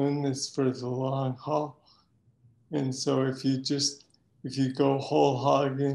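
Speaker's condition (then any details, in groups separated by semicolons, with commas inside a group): Parkinson's disease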